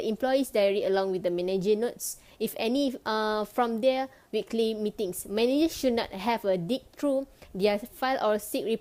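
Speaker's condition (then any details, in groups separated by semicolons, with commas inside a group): No condition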